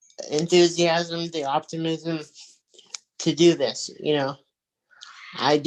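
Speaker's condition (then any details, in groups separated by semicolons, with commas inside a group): Cerebral palsy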